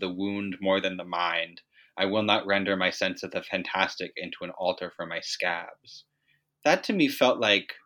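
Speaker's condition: No condition

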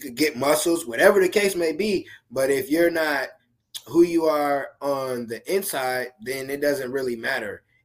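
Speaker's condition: No condition

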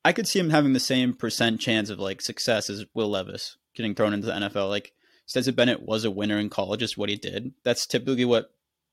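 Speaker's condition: No condition

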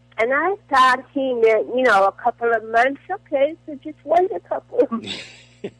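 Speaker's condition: Cerebral palsy; visible disability, spinal cord surgery C1 to C7, titanium neck; dependent on Botox

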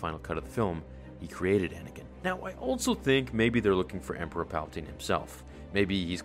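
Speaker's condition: No condition

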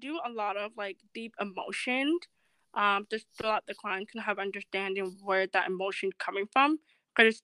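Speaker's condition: Deafness; sudden onset

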